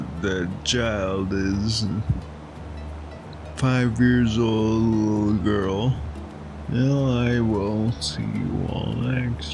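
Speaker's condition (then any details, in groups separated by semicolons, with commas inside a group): Friedreich's ataxia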